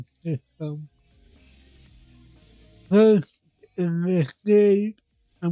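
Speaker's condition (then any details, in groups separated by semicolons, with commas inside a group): Cerebral palsy; affects voice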